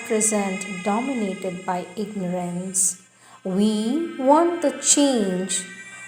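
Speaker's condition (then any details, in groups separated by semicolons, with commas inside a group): No condition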